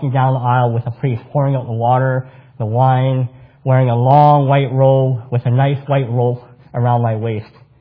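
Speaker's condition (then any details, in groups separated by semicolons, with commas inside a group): Cleft palate; congenital cleft palate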